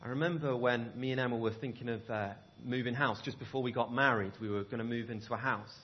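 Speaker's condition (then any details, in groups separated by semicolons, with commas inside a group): No condition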